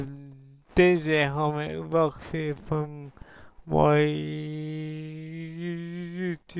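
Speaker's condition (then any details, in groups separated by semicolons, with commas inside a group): Cerebral palsy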